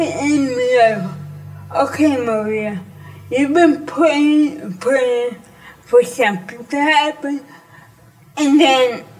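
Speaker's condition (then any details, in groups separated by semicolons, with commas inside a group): Cerebral palsy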